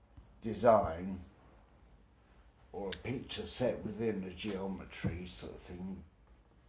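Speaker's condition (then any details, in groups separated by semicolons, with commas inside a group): Brain injury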